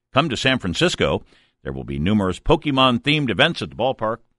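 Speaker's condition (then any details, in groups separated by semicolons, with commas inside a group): No condition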